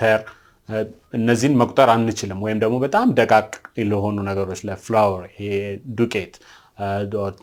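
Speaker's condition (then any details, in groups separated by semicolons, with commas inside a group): No condition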